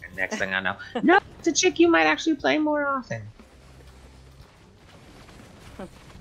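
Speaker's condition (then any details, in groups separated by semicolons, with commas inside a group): No condition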